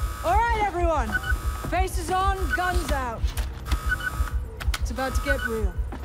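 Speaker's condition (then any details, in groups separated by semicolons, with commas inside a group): No condition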